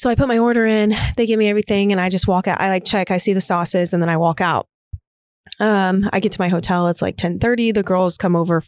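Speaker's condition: No condition

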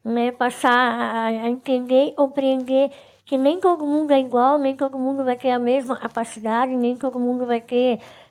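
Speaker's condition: Cleft lip and palate; awaiting dental implants

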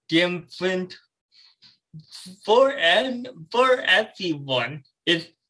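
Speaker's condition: Cerebral palsy

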